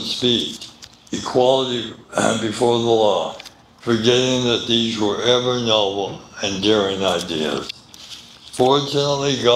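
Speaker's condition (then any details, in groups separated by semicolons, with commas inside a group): Medical condition affecting speech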